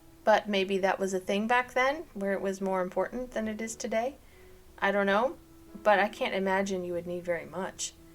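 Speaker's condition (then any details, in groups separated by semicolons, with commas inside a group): No condition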